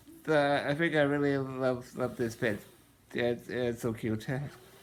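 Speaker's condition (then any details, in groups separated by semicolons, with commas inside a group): Muscular dystrophy, Duchenne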